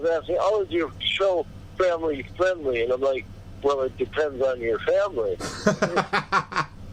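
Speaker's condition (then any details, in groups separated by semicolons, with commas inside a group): Cerebral palsy; body deteriorating with age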